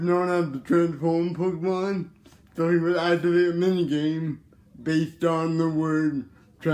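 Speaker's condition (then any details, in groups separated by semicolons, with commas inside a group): Cerebral palsy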